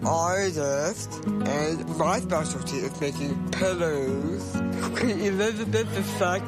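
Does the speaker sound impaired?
Yes: Down syndrome; 46 years old.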